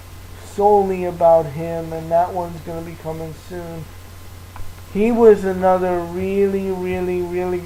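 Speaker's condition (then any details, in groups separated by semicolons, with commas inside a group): Cerebral palsy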